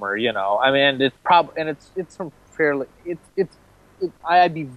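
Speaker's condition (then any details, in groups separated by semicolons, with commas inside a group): No condition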